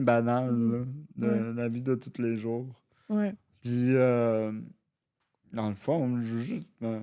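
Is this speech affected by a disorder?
Yes: cerebral palsy.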